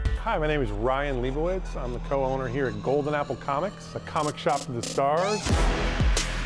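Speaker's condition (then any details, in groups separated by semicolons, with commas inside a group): No condition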